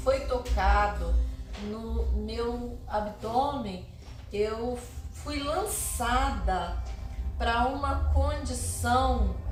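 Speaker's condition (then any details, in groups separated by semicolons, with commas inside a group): No condition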